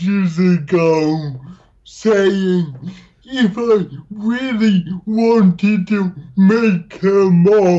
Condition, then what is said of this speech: Dysarthria. Actually, doing stand-up has made my dysarthria a lot better.